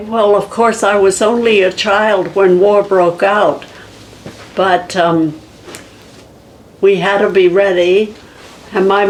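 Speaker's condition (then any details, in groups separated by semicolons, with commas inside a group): No condition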